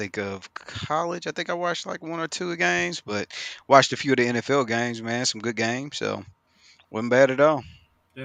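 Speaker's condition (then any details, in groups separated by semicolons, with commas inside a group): No condition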